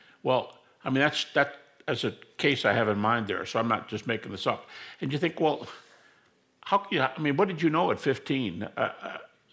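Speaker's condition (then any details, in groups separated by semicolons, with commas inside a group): No condition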